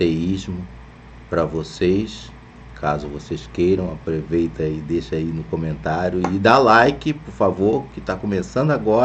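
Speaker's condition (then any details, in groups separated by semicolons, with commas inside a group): No condition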